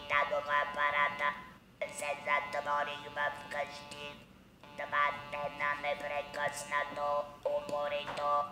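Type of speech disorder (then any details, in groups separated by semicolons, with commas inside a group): Electrolarynx speech; electrolarynx user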